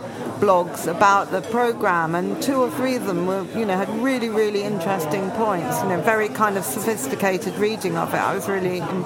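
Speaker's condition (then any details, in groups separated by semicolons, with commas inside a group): No condition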